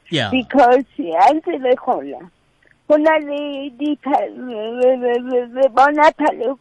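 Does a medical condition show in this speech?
Yes: cerebral palsy; since childhood, mobile enough to climb Kilimanjaro after about three to six months of training.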